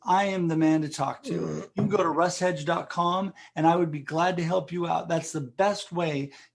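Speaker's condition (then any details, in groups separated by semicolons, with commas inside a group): No condition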